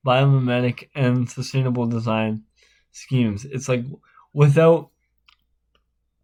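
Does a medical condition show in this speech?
Yes: spastic cerebral palsy.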